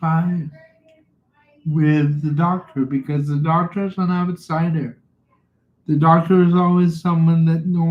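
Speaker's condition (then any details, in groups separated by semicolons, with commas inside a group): Cerebral palsy; uses power chair; takes medication, needs support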